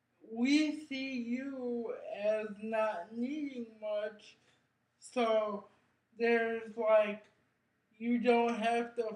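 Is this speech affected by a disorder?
Yes: cerebral palsy; brain injury.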